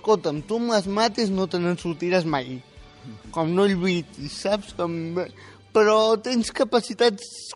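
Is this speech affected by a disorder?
Yes: spastic quadriplegic cerebral palsy; control of speech retained, good communicative ability.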